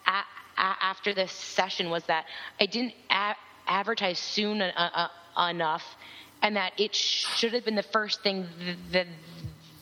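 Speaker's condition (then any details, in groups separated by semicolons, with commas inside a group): Stuttering; stutters at times, speech noticed and mocked by others, discloses stuttering openly, including to clients; repeated sounds, prolonged sounds, blocks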